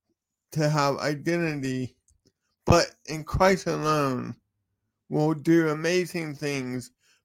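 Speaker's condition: Cerebral palsy; affects walk and speech

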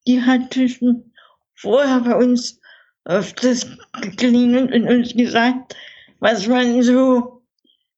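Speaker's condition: Infantile cerebral palsy, spastic; tracheotomy during double pneumonia

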